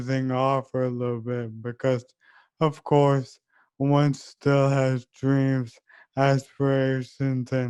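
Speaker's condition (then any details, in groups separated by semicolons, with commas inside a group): ALS; leg onset, speech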